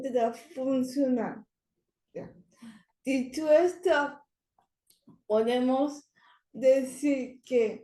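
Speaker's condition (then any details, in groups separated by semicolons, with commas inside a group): Cerebral palsy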